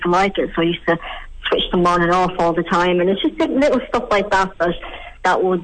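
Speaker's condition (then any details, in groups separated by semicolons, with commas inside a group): Cleft palate; congenital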